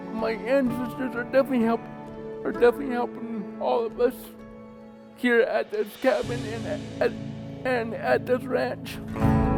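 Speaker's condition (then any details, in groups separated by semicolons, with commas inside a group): Cerebral palsy; uses wheelchair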